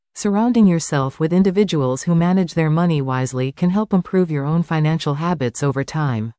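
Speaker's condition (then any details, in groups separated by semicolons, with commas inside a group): No condition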